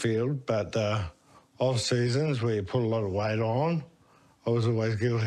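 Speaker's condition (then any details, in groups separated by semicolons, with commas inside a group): Motor neurone disease; affects half of body, spreading to legs; over four years since diagnosis, weakening, occasional falls; speech now affected, swallowing and talking still possible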